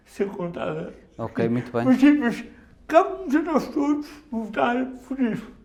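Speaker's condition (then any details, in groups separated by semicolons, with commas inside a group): Cerebral palsy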